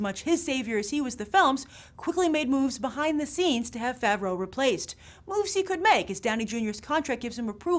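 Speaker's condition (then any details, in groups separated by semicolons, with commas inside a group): No condition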